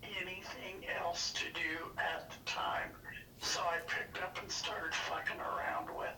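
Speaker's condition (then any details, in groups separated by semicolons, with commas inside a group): Parkinson's disease; tremors largely controlled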